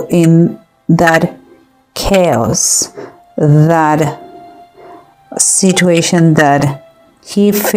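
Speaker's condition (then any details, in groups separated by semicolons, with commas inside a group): No condition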